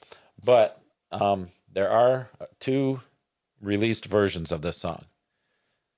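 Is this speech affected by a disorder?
No.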